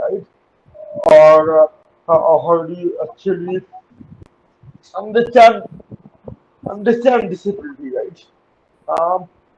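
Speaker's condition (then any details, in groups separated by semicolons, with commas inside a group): Cerebral palsy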